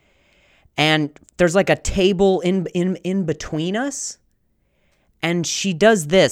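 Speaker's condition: Stutter; poor posture, crooked gait; including during stand-up; repeated words

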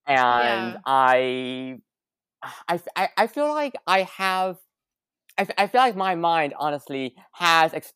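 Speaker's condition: Stutter; stutter persisting into adulthood; mild stutter, still trying to overcome it; stutters multiple times in podcast recordings, stutters clipped out in editing; repeated sounds, repeated words

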